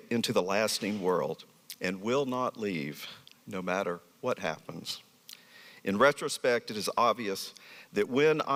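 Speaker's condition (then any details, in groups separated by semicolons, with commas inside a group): No condition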